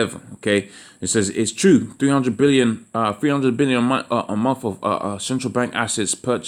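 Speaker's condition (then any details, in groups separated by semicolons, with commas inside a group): No condition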